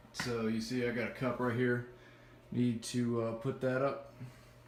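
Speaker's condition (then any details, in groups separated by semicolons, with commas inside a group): No condition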